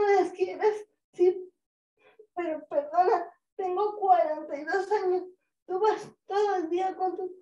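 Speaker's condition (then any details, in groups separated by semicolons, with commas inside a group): Cerebral palsy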